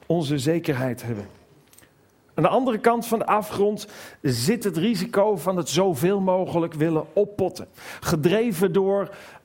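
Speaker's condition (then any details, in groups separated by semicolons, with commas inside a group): No condition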